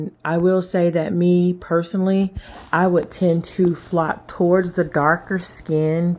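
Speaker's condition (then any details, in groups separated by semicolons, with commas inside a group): No condition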